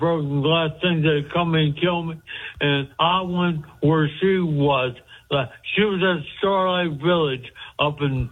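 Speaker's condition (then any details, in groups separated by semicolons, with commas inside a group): Speech impediment; cause unclear, stabbed by girlfriend and hit on head with ashtray years ago; usually hard to understand, host understood every word on this call, clearer than ever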